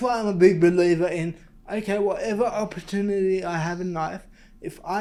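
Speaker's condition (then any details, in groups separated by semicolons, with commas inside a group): Cerebral palsy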